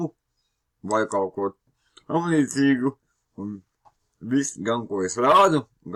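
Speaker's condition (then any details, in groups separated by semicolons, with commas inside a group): Cerebral palsy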